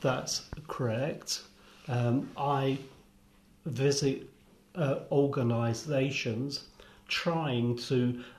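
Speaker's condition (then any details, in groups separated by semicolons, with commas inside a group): Aphasia; aphasia after stroke, right-sided weakness, early cognitive difficulties telling time and drawing shapes; attends Discover aphasia groups run by speech and language therapists, greatly improved; communicates reasonably well but needs time, words often escape, speaks slowly and clearly, reading, writing affected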